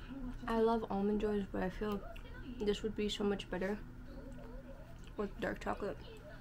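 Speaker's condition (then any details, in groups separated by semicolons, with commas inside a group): No condition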